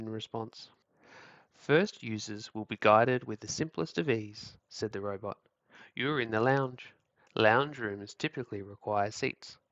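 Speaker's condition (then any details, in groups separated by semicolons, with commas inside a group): No condition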